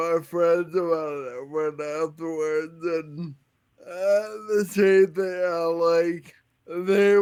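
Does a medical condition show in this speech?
Yes: Friedreich's ataxia.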